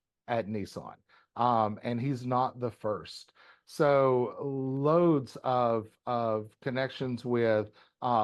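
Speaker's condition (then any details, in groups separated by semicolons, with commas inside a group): No condition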